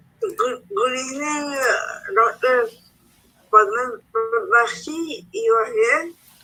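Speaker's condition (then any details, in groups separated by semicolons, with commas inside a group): Cerebral palsy; speech affected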